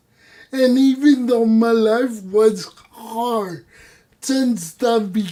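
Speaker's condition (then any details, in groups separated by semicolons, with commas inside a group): Cerebral palsy; no voice control, unusual voice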